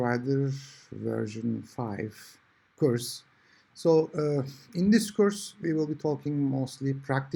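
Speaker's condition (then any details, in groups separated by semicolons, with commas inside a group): No condition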